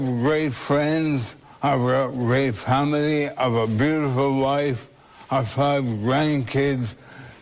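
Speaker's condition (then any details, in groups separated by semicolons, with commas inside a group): Motor neuron disease; voice deterioration as first sign, later fatal; later voice loss, voice bank from DCU using archived recordings, tapped button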